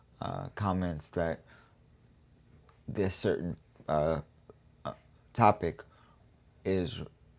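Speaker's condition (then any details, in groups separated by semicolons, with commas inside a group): Cerebral palsy; quadriplegic, uses wheelchair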